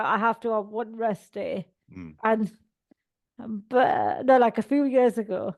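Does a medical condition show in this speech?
Yes: cerebral palsy; all four limbs.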